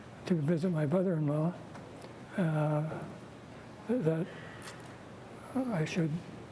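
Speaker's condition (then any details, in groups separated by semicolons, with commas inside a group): Parkinson's disease; affects whole body; about 17 years, diagnosed 10-12 years ago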